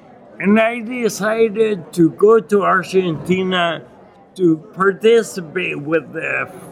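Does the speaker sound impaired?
Yes: acquired ataxia with dysarthria; Lance-Adams syndrome, contaminated-jacuzzi Legionnaires' pneumonia, 12-day induced coma, brain damage, myoclonus, onset age 39; daily poor balance and hand coordination, told no cure or medication; difficult articulation, speaking feels like elephant on chest, gets winded, bites tongue 2-3 times daily.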